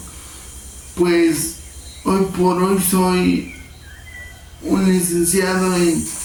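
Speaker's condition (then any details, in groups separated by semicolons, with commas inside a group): Cerebral palsy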